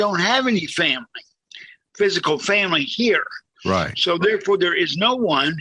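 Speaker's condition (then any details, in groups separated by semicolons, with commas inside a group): Cerebral palsy, severe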